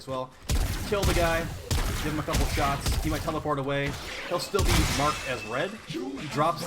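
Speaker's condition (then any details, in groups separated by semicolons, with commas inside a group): No condition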